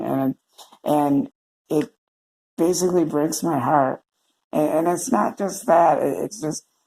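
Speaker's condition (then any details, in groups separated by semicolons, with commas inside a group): Cerebral palsy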